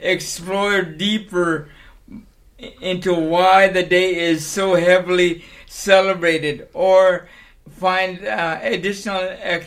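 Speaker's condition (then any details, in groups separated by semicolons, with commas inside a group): Cerebral palsy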